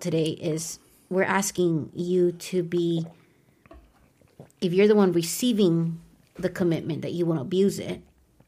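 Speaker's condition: No condition

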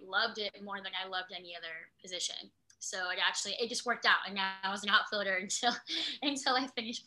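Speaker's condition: Cleft lip and palate; about two surgeries a year until age 10-11, jaw realignment surgery going into junior year, last cleft surgery four in one; speech therapy in San Antonio after a later stroke, speech returned faster than other abilities

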